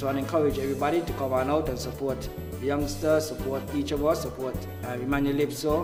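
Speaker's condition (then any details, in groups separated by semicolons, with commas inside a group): No condition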